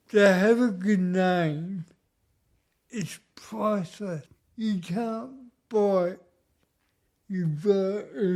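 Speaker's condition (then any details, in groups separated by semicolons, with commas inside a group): Cerebral palsy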